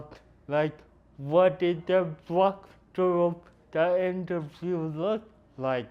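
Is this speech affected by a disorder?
Yes: cerebral palsy; noticeably atypical speech.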